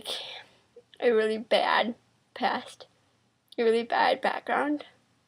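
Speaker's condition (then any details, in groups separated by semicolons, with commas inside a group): Cerebral palsy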